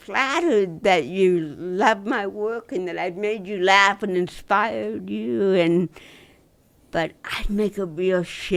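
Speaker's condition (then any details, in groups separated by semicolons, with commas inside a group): Dystonia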